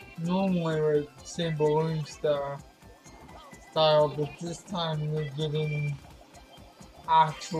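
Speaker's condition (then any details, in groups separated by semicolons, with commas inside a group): Cerebral palsy; affects legs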